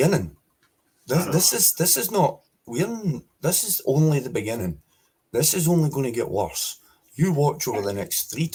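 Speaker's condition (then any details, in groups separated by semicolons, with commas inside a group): No condition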